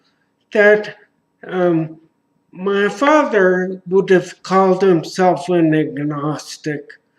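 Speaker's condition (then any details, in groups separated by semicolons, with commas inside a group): Traumatic brain injury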